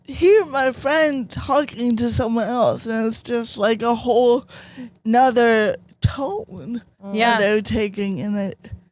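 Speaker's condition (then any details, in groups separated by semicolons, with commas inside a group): Cerebral palsy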